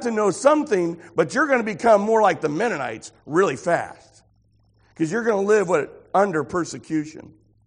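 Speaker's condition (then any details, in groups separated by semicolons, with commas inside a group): No condition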